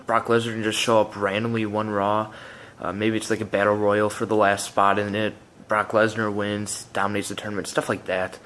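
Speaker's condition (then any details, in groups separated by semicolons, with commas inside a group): No condition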